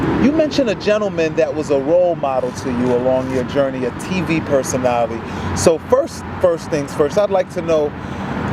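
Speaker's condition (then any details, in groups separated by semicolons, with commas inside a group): No condition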